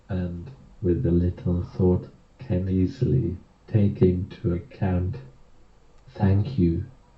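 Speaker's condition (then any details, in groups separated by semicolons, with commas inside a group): Motor neurone disease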